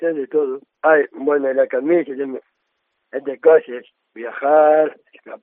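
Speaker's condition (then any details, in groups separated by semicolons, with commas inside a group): Down syndrome; man aged 37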